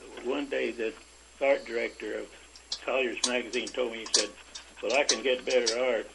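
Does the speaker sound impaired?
Yes: Parkinson's disease; about 25 years since onset; age 88, no longer able to work, interview recorded by telephone.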